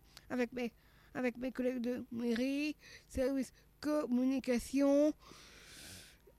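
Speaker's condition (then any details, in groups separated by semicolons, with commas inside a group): Down syndrome (trisomy 21); age 39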